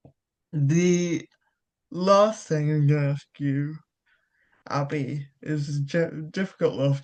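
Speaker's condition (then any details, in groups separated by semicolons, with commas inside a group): Cerebral palsy; childhood surgery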